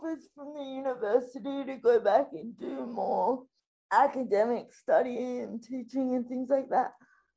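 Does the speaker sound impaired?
Yes: spastic quadriplegic cerebral palsy; from being born three months premature, full-time electric wheelchair user; affects all of daily life, requires support with every aspect of daily life.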